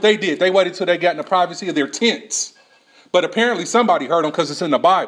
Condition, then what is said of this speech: None; typical speech.